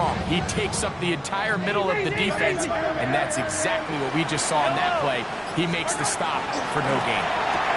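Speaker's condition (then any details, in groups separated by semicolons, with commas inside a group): No condition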